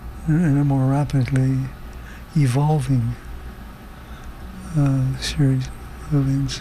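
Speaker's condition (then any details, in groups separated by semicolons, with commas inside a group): Parkinson's disease; loss of sense of smell, suspected exposure growing up on Ontario farm; slow speech, word-finding difficulty, loses thread, trouble finishing phrases, harder to hear recently, avoids hard words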